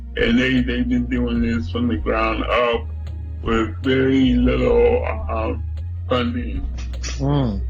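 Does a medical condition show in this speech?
Yes: cerebral palsy.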